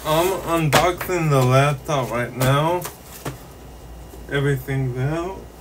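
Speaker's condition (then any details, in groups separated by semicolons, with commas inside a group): Ataxic cerebral palsy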